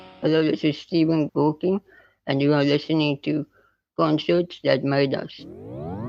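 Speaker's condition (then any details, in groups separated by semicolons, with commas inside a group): Spinal muscular atrophy type 2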